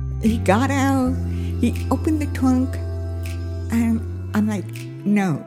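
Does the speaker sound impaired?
Yes: deafness.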